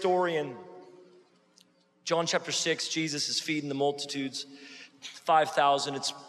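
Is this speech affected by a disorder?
No.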